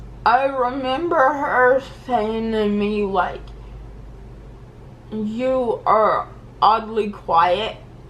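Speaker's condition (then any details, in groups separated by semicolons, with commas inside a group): Cerebral palsy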